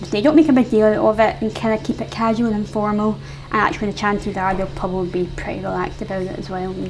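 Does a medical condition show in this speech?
Yes: isolated cleft palate; congenital isolated cleft palate, lip not involved, surgeries through childhood and adulthood, jaw surgery for underbite from impaired jaw growth; noticeable speech difference, bar staff often not understanding, partner first took it for accent, sometimes exaggerated at cleft events.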